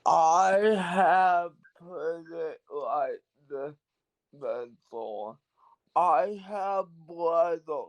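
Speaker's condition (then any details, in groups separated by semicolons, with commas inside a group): Cerebral palsy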